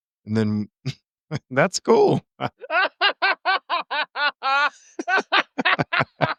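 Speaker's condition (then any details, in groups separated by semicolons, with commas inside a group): No condition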